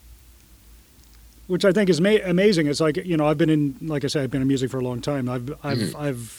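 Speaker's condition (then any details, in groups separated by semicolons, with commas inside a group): No condition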